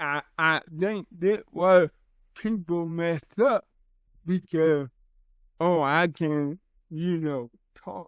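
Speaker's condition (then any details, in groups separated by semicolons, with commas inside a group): Cerebral palsy; from birth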